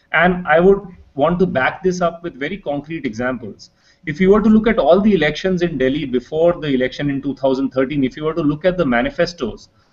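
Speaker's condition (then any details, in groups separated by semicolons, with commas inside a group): No condition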